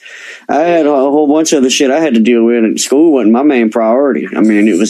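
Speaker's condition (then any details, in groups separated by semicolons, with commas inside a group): Cleft lip and palate; present from birth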